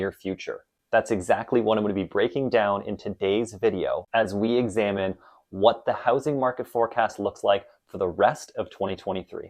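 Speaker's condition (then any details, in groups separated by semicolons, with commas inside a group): No condition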